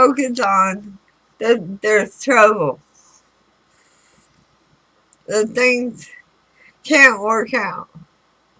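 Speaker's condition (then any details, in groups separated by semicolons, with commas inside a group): Throat cancer radiation damage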